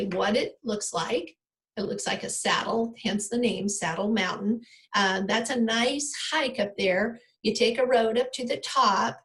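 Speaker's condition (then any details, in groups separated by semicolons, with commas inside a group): No condition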